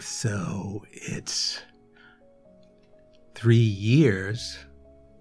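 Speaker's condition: Aphasia after stroke; Beth Israel, inpatient rehab at Spaulding with Dr. Randy Blackshaffer, 6-week Ship's Cap ICAP; 7 years after stroke, short phrases, word errors, wife Jane prompts sentence restarts, not fluent; did not speak for about a full year after stroke, improved with intensive therapy

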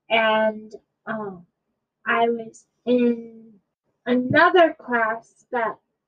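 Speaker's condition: Cerebral palsy; was in speech therapy

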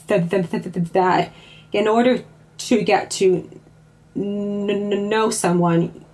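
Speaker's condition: Stammering; stammer since childhood; stammer somewhat unpredictable, switches words to hide it less than most people who stammer; repeated sounds, prolonged sounds, blocks

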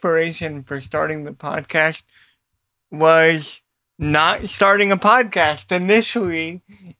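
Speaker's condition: Cerebral palsy; has had to adapt entire life

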